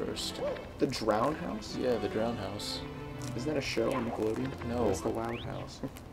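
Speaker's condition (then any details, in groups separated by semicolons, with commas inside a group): No condition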